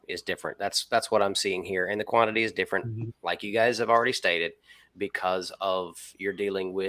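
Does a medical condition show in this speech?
No.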